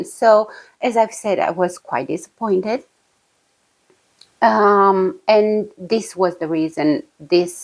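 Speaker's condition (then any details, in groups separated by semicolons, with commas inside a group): No condition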